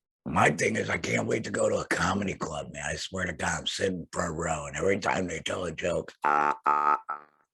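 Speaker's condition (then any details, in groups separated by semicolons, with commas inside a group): Laryngectomy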